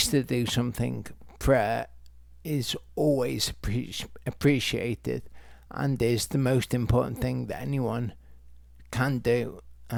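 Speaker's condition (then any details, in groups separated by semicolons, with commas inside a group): Multiple sclerosis; progressive form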